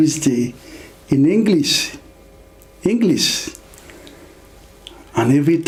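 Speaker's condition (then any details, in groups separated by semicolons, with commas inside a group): No condition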